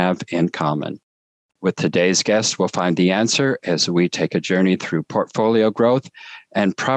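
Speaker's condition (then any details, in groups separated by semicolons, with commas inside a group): No condition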